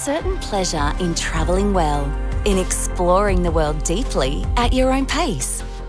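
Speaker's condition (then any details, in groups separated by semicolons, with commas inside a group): No condition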